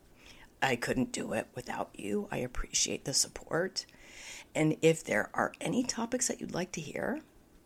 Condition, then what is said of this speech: Spasmodic dysphonia. This year, I got this voice condition, which you can hear probably, called spasmodic dysphonia, and I'm continuing to navigate through it.